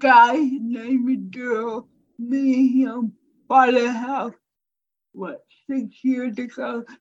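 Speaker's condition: Cerebral palsy; from birth; speech impairment, voice sounds different, strangers wrongly assume cognitive disability on hearing voice

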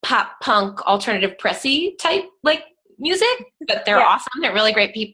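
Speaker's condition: No condition

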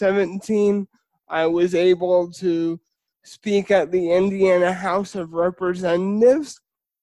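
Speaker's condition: Spastic cerebral palsy

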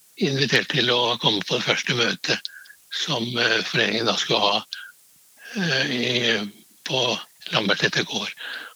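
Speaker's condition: Parkinson's disease; diagnosed around age 65

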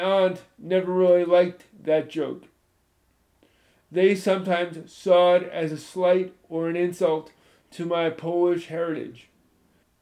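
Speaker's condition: Spastic cerebral palsy; from spinal meningitis at birth, born 2 months premature, mainly legs, secondarily arms and hands; moderate impact on balance and coordination, stiff tight involuntary muscle movements, walks with crutches or poles

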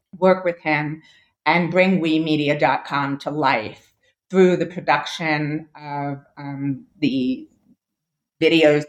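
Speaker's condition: Deafness; hearing aids

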